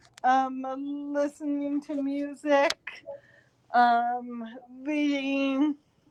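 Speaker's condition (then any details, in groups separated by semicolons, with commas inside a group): Cerebral palsy; since birth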